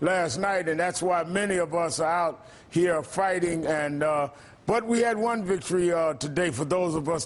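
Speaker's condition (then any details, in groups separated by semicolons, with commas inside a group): No condition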